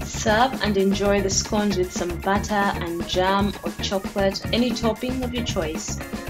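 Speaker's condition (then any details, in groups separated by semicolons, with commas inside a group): No condition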